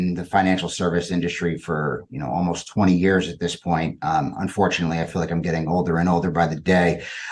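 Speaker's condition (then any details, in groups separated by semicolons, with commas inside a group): No condition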